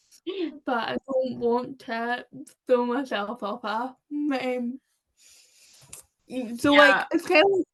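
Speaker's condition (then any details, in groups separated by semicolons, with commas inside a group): Cerebral palsy; birth trauma, eight weeks in infant ICU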